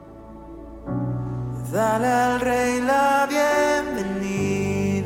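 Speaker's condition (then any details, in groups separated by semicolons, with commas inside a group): No condition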